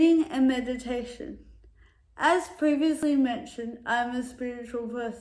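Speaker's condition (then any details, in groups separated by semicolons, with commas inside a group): Cerebral palsy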